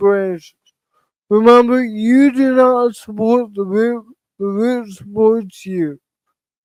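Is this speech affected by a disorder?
Yes: cerebral palsy.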